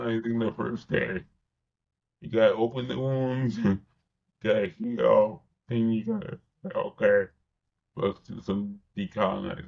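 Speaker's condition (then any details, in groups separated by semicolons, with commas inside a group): Cerebral palsy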